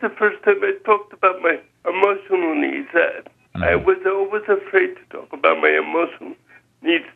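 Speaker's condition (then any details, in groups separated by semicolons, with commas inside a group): Spastic cerebral palsy; lifelong wheelchair use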